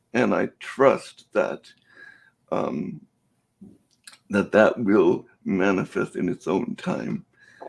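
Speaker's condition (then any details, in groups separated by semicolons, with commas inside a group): Cerebral palsy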